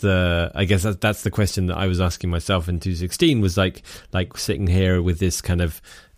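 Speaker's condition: No condition

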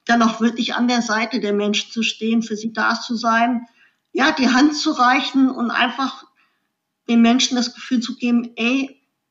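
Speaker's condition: Cleft lip and palate; congenital cleft lip

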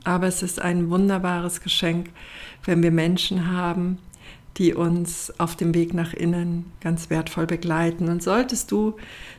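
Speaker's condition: No condition

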